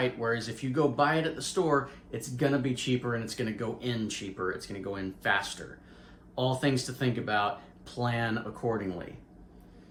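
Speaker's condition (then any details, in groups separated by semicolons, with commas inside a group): No condition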